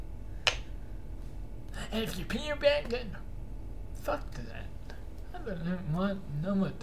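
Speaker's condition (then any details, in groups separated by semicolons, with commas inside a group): Cerebral palsy; cannot stand beyond 10 minutes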